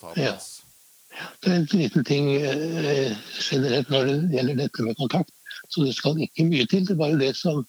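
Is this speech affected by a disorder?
Yes: Parkinson's disease; diagnosed around age 65, father also had Parkinson's after age 80, early reduced hand flexibility; main medication switched, hand flexibility regained, daily exercise since age 60, physiotherapists, physical capacity maintained.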